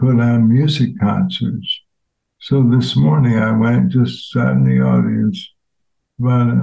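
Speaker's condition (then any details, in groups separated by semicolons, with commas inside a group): ALS; fatal progressive disease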